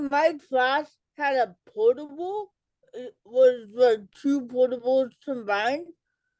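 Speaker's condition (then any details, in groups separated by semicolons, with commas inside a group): Cerebral palsy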